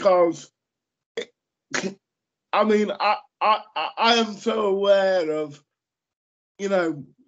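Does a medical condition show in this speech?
Yes: cerebral palsy; lifelong.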